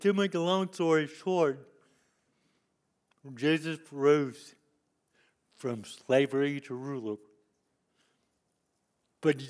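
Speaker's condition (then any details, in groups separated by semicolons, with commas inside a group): Cerebral palsy; lifelong disability since youth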